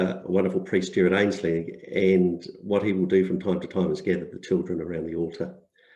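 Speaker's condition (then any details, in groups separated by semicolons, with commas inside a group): No condition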